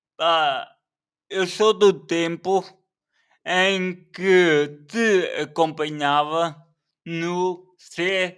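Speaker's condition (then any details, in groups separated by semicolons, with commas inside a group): Cerebral palsy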